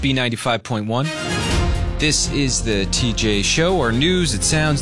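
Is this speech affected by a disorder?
No.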